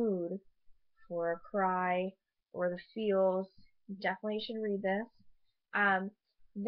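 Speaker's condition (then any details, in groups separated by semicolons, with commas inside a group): No condition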